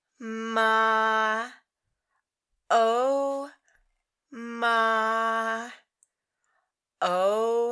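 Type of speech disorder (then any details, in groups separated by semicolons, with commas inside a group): Childhood apraxia of speech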